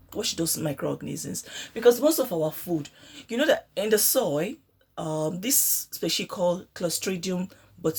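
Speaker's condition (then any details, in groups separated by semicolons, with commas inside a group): No condition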